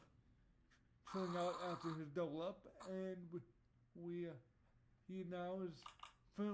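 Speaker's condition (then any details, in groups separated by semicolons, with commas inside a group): Cerebral palsy; voice tone sometimes odd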